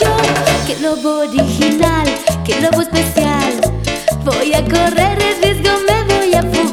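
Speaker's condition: No condition

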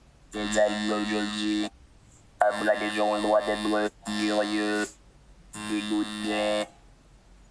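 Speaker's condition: Total pharyngolaryngectomy; speaks with laryngophone electrolarynx, speech therapy since january for oro-oesophageal voice, phonatory prosthesis asked about

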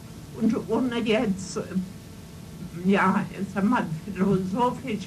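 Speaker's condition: Cerebral palsy; congenital cerebral movement disorder, spasticity and ataxia predominant, brain damage since birth; disability possibly audible in speech

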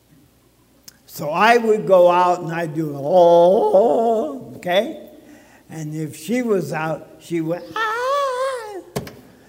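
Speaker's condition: ALS (Lou Gehrig's disease); affects speaking

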